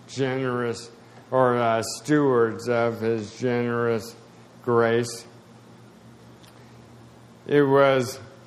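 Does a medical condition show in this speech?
Yes: spasticity, mild.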